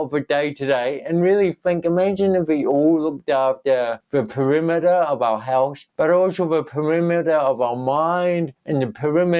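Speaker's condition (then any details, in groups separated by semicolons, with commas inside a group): Cerebral palsy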